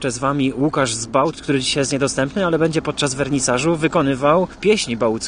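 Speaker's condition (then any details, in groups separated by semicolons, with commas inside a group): No condition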